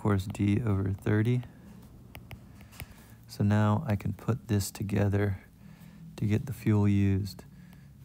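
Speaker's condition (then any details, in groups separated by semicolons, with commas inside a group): No condition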